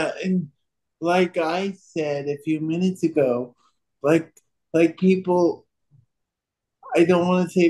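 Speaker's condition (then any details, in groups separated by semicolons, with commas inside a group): Cerebral palsy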